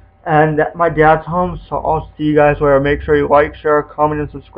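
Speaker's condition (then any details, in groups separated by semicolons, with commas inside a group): Spastic quadriplegic cerebral palsy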